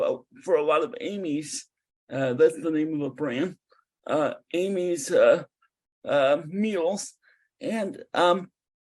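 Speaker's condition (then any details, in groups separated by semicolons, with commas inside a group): Cerebral palsy; spastic type; adaptive exercise routines, adaptive cutting devices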